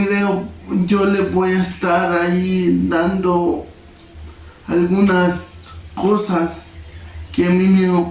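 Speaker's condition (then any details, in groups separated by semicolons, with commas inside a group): Cerebral palsy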